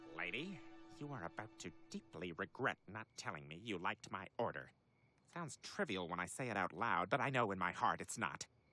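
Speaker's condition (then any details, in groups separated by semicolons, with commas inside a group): No condition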